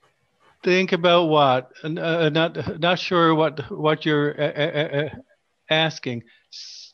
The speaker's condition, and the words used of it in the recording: Stuttering. Yeah, some daughter-in-law answering telephones is challenging for me.